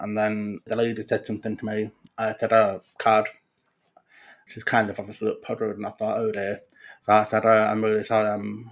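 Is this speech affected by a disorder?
Yes: profound deafness; talks despite consultant predicting no speech and need for sign language.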